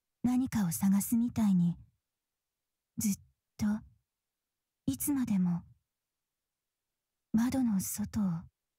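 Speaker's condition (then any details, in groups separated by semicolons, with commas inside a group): No condition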